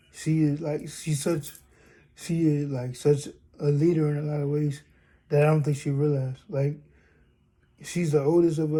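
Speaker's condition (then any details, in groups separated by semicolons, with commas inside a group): Cerebral palsy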